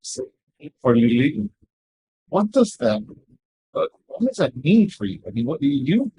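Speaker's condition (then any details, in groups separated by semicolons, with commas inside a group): No condition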